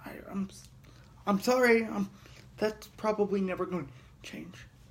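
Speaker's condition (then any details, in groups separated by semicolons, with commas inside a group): Cerebral palsy; heavily altered breathing patterns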